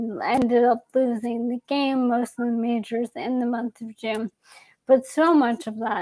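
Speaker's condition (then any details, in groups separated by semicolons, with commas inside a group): ALS; young onset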